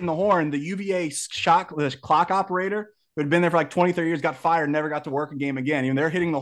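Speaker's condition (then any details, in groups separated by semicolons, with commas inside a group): No condition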